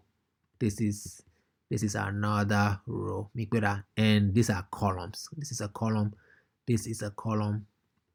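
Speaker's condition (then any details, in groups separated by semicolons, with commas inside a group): No condition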